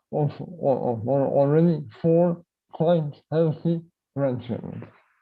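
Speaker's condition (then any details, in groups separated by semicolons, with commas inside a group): Myotonic dystrophy; type 1, adult onset; neuromuscular follow-up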